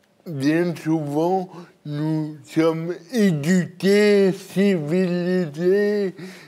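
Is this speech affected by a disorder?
Yes: cerebral palsy; birth injury.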